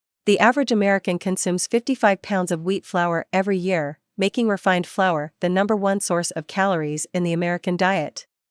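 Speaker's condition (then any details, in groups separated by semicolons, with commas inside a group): No condition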